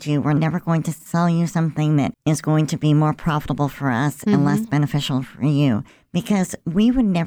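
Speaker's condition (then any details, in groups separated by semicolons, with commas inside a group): Cleft lip and palate; present since birth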